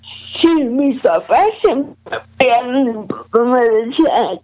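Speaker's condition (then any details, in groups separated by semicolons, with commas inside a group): Cerebral palsy; premature, negligent right knee tumor surgery cut tendons, only crawled at 18 months, diagnosed age 18-19; walks slowly, no wheelchair, difficulty moving and handling objects, types on standard computer with fingers; some difficulty speaking, still able to speak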